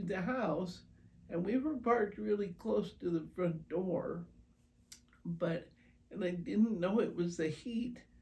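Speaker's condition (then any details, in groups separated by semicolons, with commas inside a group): Primary progressive multiple sclerosis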